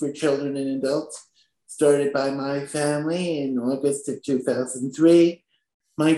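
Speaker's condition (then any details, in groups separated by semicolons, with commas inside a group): Spastic quadriplegic cerebral palsy; now 23 years old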